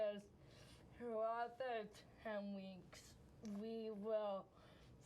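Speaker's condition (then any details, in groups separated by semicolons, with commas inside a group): Cerebral palsy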